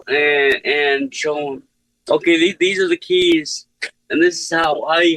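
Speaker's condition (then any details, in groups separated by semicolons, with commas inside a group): Cerebral palsy; speech unaffected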